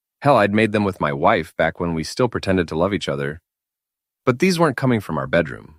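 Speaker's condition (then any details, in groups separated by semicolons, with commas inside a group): No condition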